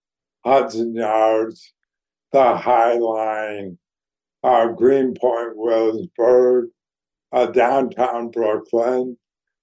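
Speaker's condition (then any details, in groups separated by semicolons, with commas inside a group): ALS; declining health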